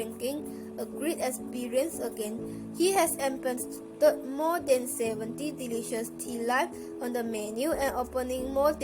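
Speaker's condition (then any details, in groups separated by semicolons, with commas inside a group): No condition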